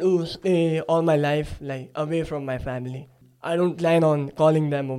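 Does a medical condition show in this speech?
Yes: cleft palate; recent nose surgery.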